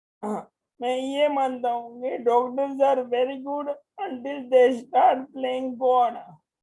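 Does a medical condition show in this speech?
Yes: motor neuron disease.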